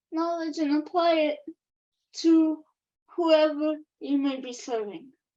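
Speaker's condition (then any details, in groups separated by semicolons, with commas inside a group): Cerebral palsy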